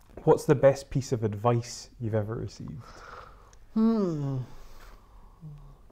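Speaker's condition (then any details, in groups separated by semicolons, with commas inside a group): No condition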